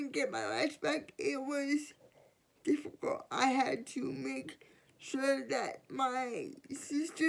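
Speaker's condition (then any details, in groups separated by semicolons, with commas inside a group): Cerebral palsy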